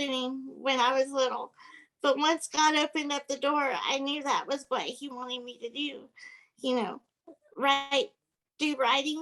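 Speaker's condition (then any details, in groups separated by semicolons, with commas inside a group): Cerebral palsy; physical disability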